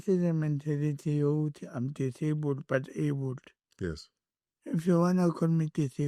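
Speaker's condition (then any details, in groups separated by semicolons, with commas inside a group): Cerebral palsy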